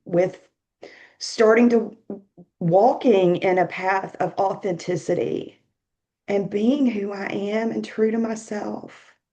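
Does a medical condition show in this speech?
No.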